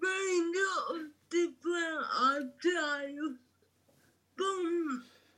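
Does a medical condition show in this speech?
Yes: cerebral palsy; cerebral palsy from birth, mainly physical, uncontrollable muscle movements, wheelchair user.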